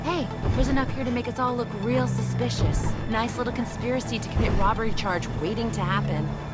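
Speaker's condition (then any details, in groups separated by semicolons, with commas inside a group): No condition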